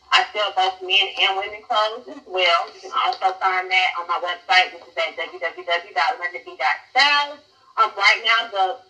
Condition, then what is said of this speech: No condition.